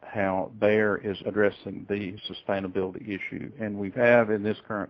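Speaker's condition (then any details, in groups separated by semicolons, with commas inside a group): No condition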